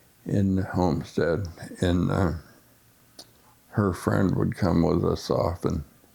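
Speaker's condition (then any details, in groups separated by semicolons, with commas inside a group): Essential tremor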